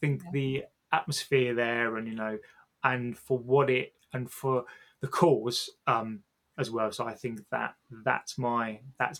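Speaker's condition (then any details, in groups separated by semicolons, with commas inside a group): Stammer; long hidden even from wife and kids, became quite unwell with it last year; speaking on podcast with stammer, says speaking here has taken a lot; has always fought to be able to speak; repeated words, prolonged sounds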